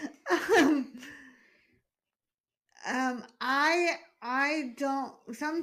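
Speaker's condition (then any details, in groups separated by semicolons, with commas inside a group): Hemiplegic cerebral palsy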